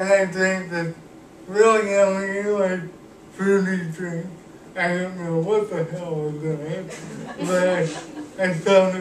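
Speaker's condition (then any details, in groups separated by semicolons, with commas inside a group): Cerebral palsy; cannot walk, uses wheelchair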